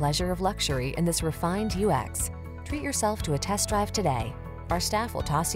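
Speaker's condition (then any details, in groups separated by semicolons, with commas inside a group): No condition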